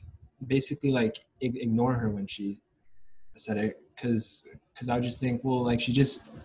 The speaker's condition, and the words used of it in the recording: Stuttering. And when I felt relaxed and I felt like I can be open, then I felt like I hardly stuttered at all.